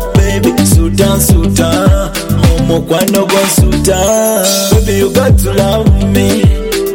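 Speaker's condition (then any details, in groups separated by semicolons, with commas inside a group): No condition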